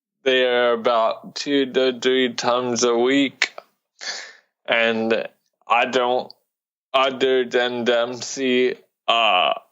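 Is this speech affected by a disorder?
Yes: cerebral palsy.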